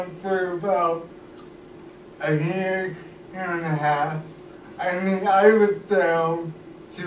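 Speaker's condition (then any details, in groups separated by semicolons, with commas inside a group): Cerebral palsy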